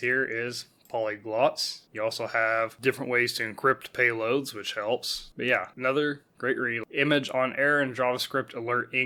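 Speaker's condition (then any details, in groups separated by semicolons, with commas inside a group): No condition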